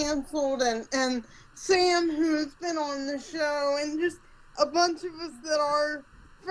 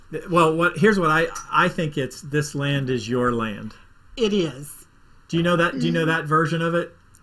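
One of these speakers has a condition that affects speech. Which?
The first: cerebral palsy.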